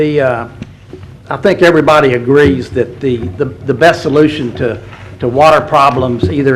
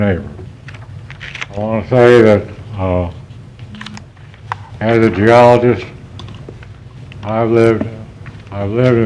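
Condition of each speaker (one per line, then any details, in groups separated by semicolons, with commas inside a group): No condition
Parkinson's; may be hard to understand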